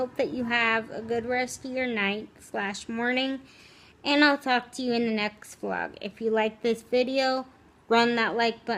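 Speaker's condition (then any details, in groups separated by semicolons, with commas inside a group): Cerebral palsy, spastic, severe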